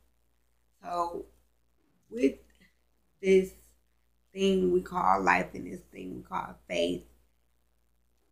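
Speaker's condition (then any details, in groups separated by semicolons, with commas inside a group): Cerebral palsy, spastic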